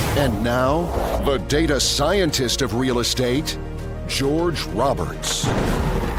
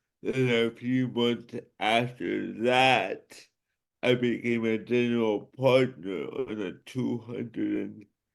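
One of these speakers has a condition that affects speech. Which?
The second: cerebral palsy; since birth, affects muscle movement, motor skills.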